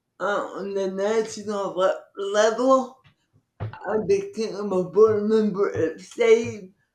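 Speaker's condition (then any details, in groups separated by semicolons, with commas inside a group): Cerebral palsy; from birth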